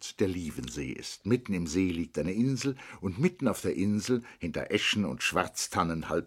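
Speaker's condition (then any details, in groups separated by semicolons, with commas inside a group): No condition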